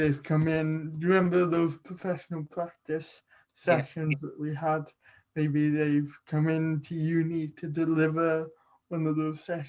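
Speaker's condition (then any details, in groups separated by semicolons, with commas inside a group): Cerebral palsy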